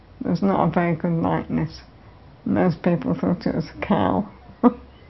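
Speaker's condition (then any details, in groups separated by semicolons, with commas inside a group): Multiple sclerosis; no hand movement; jaw ache, drooling when painting with mouth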